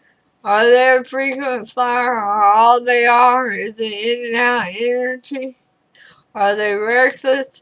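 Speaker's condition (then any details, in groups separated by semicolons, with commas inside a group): Throat cancer radiation damage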